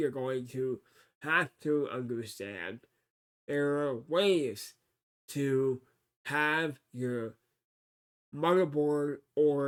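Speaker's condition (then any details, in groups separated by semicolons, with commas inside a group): Cerebral palsy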